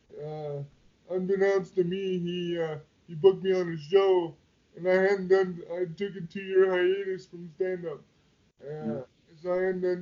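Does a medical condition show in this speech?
Yes: quadriplegic cerebral palsy; wheelchair user.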